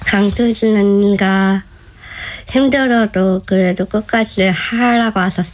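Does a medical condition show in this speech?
Yes: Down syndrome; joint pain throughout body, body shape changes forced stop of ballet; pain in every joint; speaks very well, communicates smoothly, disability barely noticeable, needed detailed concrete explanations from director.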